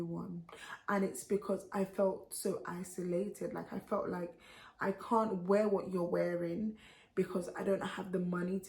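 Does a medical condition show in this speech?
No.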